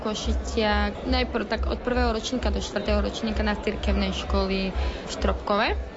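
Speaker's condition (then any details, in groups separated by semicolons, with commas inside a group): Deafness; born hearing, near-total hearing loss in early childhood, caused by medicines given as treatment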